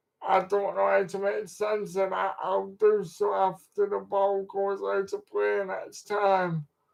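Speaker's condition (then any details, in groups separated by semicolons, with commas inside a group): Cerebral palsy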